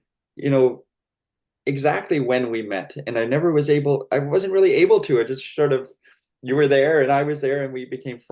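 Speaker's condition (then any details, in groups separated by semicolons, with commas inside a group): No condition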